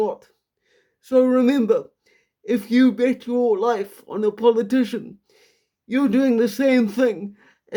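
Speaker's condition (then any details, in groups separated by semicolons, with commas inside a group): Quadriplegic cerebral palsy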